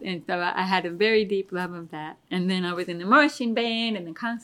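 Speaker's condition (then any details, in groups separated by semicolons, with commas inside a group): Deafness; pretty bad tinnitus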